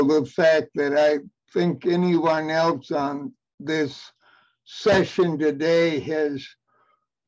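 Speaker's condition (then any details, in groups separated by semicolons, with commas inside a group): Cerebral palsy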